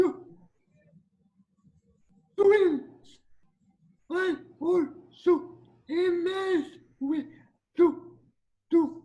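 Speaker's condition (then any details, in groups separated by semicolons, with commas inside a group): Cerebral palsy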